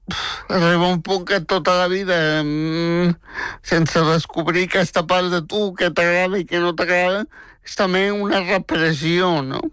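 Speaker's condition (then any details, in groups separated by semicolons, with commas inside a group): Spastic tetraplegic cerebral palsy; worked hard to make people understand speech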